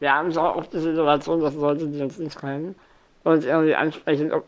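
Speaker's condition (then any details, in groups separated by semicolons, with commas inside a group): Spinal muscular atrophy; neuromuscular disease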